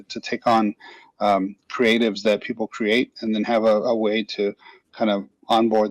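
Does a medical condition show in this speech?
No.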